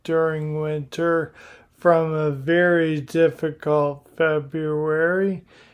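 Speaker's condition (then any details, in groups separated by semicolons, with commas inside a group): Primary lateral sclerosis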